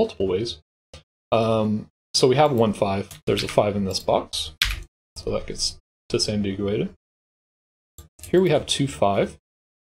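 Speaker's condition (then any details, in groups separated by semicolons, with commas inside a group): No condition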